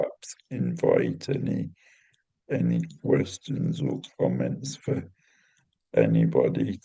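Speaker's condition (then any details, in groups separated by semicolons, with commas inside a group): Cerebral palsy; intrathecal baclofen pump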